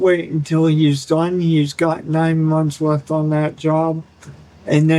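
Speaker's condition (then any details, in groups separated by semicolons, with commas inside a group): Cerebral palsy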